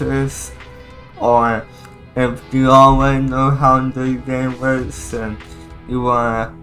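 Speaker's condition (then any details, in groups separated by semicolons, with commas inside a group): Cerebral palsy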